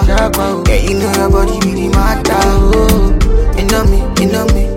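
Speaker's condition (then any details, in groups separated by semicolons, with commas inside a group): No condition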